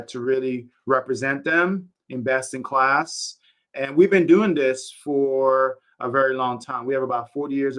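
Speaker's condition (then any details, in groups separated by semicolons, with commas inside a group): No condition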